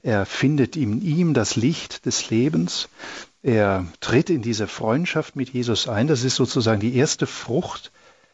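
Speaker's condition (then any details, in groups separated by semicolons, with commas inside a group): No condition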